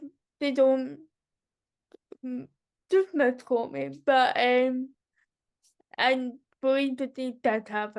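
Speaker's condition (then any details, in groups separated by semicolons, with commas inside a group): Cerebral palsy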